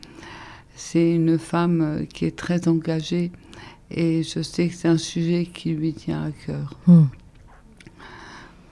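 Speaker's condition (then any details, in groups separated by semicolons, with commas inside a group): ALS (Charcot's disease); advanced, increasing oxygen use, lies down a lot, muscle pain, constant contractures; breathing difficulties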